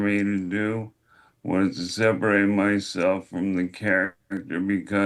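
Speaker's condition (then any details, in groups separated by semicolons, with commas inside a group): ALS; likely bulbar form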